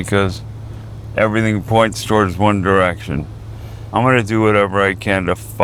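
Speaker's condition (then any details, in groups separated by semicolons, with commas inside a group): ALS; slurred speech, sounds drunk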